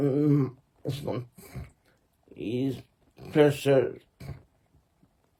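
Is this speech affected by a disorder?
Yes: muscular Parkinson.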